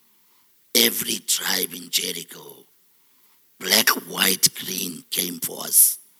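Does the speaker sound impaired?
Yes: total laryngectomy; total laryngectomy for very rare deep laryngeal cancer, first in South Africa, breathes through neck; relearned speech, formerly artificial robotic voice like Stephen Hawking, speaking about 18 months, self-described sexy voice.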